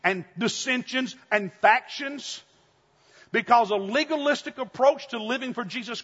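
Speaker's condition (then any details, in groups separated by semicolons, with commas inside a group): No condition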